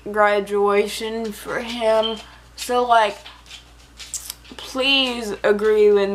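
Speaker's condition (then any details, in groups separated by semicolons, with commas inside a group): Cerebral palsy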